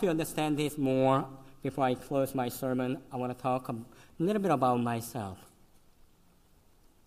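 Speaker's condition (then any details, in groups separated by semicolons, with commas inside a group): Cleft lip and palate, severe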